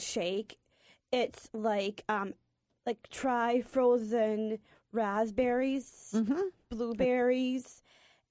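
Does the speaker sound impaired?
Yes: Down syndrome.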